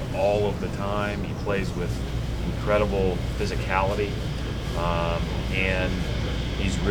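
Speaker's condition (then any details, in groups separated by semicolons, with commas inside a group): No condition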